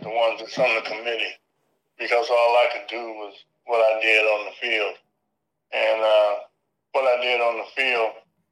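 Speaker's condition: Parkinson's disease; left knee replaced, rehabilitation after replacement; symptoms vary day to day, some days legs feel good

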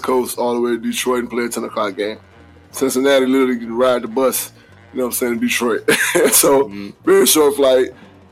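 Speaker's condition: No condition

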